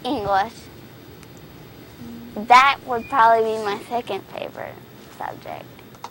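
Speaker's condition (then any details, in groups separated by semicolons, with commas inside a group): Cerebral palsy; spastic, birth oxygen loss from prolapsed cord, grade 4 brain bleed, newborn intubation, physical therapy; legs turn in, unsteady on bent legs, tires easily, poor hand coordination, uses computer typewriter; told in infancy would probably never speak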